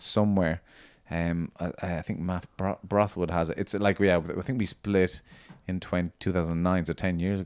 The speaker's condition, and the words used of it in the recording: None; typical speech.